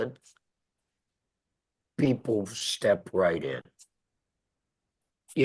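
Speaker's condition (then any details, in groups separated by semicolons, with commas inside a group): Laryngectomy; laryngectomy after throat cancer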